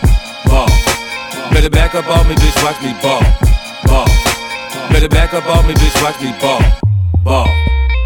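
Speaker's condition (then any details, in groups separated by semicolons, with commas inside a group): No condition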